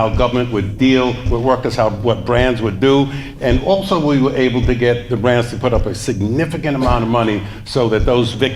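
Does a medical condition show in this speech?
No.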